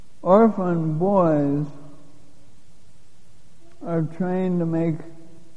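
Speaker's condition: Lou Gehrig's disease; given 3 to 5 years to live

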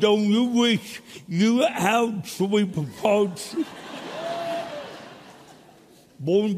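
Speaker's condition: Cerebral palsy; from birth

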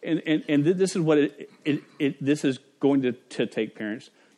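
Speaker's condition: Stutter; stutter since age five, persisting through adulthood; at times blocks and cannot say own name; repeated sounds

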